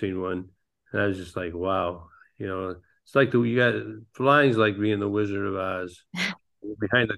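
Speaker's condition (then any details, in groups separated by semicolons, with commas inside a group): Parkinson's disease; man nearly 66, no longer flies planes because of Parkinson's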